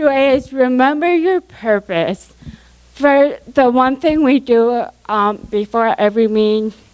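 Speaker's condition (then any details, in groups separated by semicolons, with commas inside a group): Cerebral palsy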